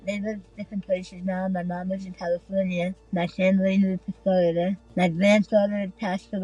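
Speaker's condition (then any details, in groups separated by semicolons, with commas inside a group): Tongue removal for cancer; entire tongue removed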